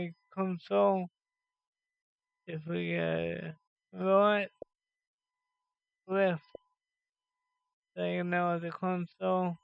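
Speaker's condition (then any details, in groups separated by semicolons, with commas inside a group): Cerebral palsy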